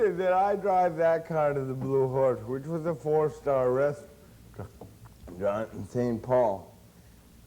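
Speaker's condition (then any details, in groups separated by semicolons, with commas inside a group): Cerebral palsy; since birth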